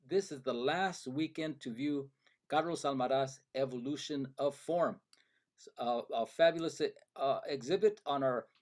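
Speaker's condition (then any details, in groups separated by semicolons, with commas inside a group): No condition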